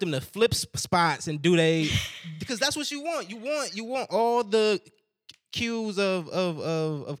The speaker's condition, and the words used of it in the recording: Stuttering. It's like, and I stutter, so it's like, all right.